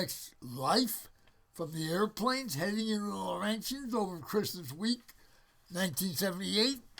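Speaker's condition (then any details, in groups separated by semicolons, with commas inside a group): Parkinson's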